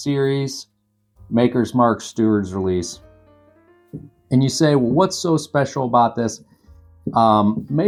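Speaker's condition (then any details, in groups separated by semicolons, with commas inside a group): No condition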